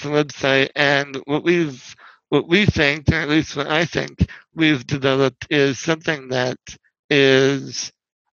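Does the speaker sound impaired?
Yes: spinal muscular atrophy; wheelchair user.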